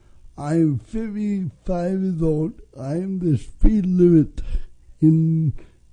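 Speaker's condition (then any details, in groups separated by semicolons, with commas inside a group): Cerebral palsy; eight years special placement therapy: walking, speaking, dressing; distinctive speech, jokingly called North Dakota accent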